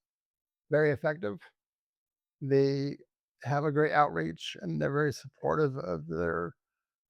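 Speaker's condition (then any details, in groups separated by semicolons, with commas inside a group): ALS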